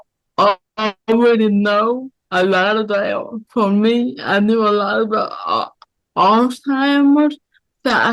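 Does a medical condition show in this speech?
Yes: cerebral palsy; speech most affected area.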